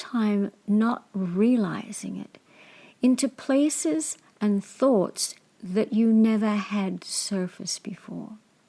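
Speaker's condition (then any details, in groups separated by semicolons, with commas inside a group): No condition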